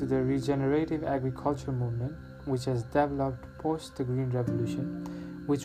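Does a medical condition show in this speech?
No.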